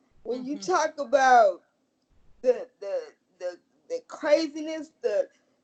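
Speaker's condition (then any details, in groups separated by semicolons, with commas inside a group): Cerebral palsy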